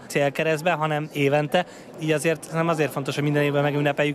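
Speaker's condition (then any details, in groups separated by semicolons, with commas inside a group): No condition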